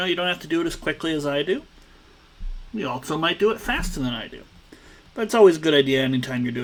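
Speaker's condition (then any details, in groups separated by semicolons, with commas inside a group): No condition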